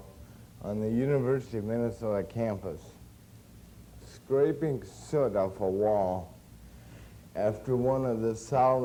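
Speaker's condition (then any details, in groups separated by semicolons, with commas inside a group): Cerebral palsy; since birth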